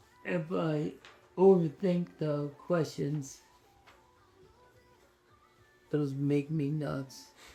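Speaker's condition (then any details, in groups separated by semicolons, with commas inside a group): ALS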